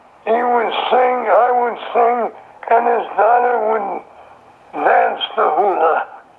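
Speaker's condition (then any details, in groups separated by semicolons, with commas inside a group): Throat cancer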